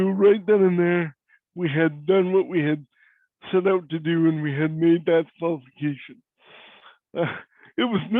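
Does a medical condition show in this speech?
Yes: cerebral palsy; voice is different.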